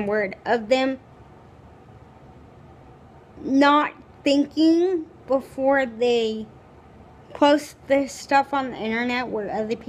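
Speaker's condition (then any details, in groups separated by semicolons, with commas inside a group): Cerebral palsy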